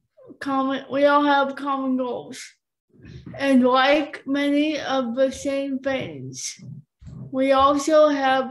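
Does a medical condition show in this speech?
Yes: cerebral palsy.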